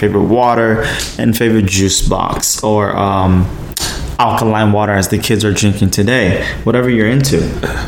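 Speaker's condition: No condition

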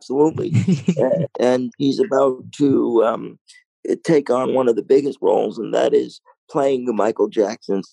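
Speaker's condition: Cerebral palsy, mild

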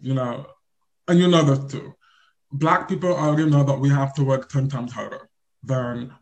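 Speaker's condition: Deaf or hard of hearing; family not fluent in signing

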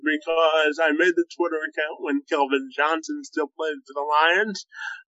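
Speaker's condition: Cerebral palsy, spastic quadriplegia; movement and dexterity

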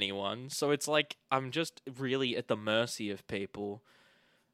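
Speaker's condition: No condition

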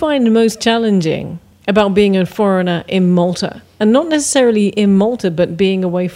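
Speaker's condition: No condition

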